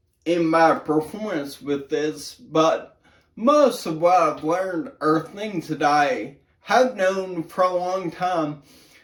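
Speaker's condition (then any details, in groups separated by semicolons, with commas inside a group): Brain injury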